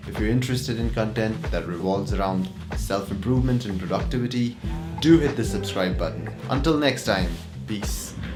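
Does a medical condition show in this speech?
No.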